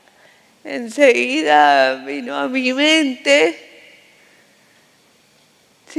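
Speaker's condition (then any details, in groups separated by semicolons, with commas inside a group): Cerebral palsy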